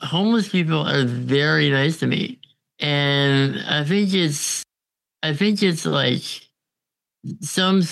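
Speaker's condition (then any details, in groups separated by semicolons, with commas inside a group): Congenital muscular dystrophy; doctor predicted inability to thrive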